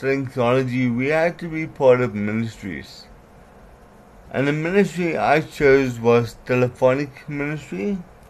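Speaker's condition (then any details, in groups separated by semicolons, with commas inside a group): Cerebral palsy; breathing weakness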